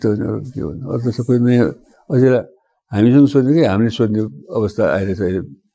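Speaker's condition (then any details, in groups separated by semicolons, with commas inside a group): Parkinson's disease; elderly; slurred, jumbled speech, sometimes hard to understand, sometimes sounds fine, dry mouth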